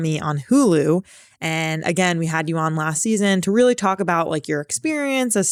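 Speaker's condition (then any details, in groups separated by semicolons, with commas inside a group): No condition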